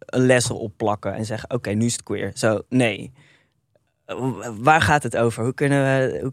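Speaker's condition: No condition

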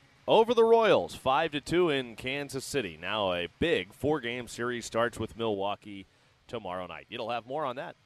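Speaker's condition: No condition

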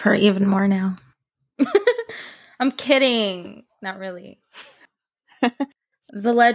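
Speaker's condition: No condition

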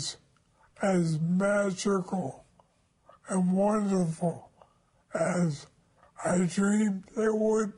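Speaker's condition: ALS; slower form, onset age 52 with hand weakness, suspected football head trauma cause; body starting to fail, still types with thumbs, new treatment by Dr. Merit Sukovich slows progression; voice has lost its timbre

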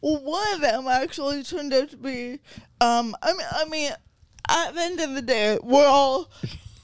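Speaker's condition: Cerebral palsy

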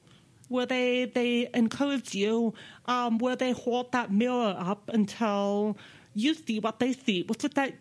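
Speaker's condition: Deafness; speaks with own voice

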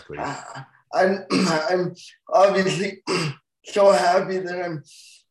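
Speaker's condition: Cerebral palsy; full-time wheelchair user

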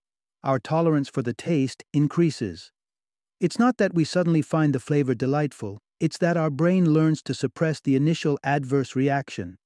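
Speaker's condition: No condition

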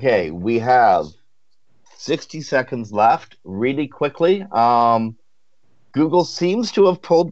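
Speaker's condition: No condition

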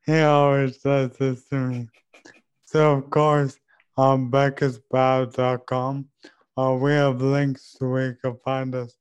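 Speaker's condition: ALS; voice still clear, uncertain how long clear speech will last, voice banking largely completed

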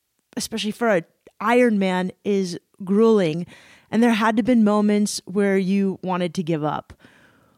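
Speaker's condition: No condition

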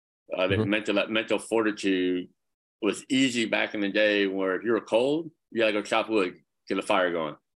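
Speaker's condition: Cleft palate, severe

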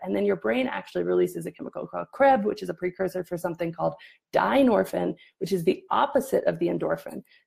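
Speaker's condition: No condition

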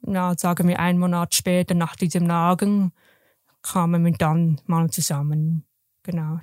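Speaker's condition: Deafness, congenital; wears hearing aids or cochlear implants with magnetic coil

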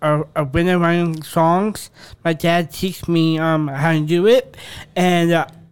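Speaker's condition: Down syndrome; congenital heart condition AVSD

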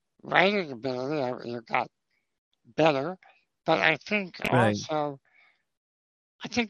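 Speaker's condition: Spinal muscular atrophy type 2; never walked or stood

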